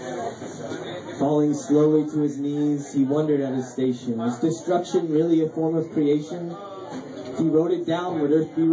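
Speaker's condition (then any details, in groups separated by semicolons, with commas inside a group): No condition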